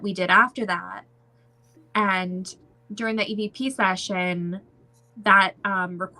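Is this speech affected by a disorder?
No.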